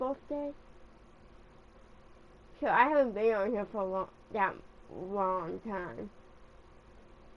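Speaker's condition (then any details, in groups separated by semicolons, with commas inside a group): Cerebral palsy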